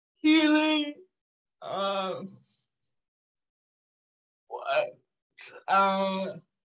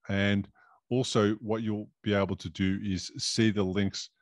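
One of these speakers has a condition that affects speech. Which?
The first: cerebral palsy; present from birth, caused by severe neonatal jaundice, affects movement; sometimes speaks differently, not expected to ever talk.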